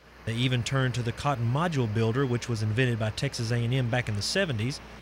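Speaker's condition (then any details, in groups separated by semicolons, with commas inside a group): No condition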